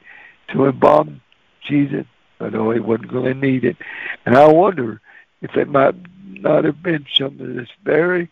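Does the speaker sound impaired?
Yes: cerebral palsy; staggers when walking.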